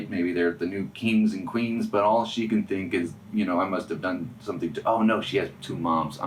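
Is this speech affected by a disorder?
No.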